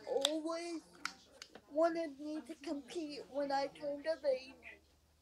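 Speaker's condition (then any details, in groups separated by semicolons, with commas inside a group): Cerebral palsy; onset at 19 days old from encephalitis, high fever and first seizure, 23 years, scoliosis, scoliosis surgery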